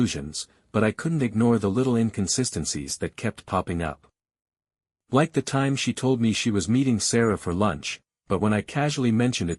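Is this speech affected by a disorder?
No.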